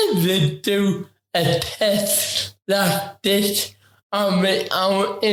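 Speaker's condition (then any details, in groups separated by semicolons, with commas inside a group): Ataxic cerebral palsy; affects talking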